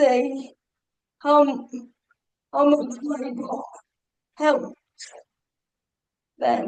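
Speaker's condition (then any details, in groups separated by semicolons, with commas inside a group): Cerebral palsy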